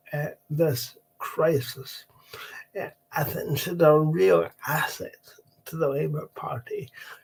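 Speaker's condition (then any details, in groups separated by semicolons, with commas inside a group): Cerebral palsy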